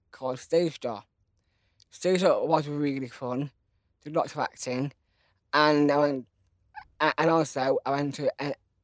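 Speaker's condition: Down syndrome

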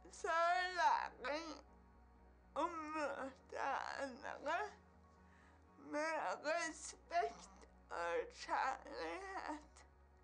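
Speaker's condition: Cerebral palsy; 28 years since onset

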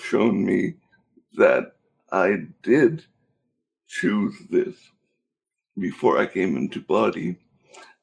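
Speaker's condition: Cerebral palsy; unable to walk

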